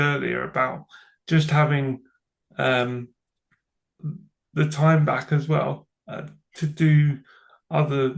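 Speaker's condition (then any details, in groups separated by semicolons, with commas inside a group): Cerebral palsy; from birth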